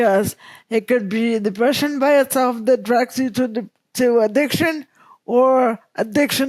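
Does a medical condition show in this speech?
Yes: cerebral palsy; present from birth.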